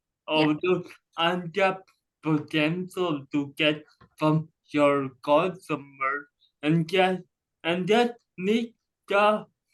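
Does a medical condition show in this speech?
Yes: cerebral palsy.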